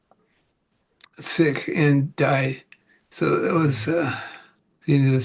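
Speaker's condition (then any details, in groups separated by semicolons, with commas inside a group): Parkinson's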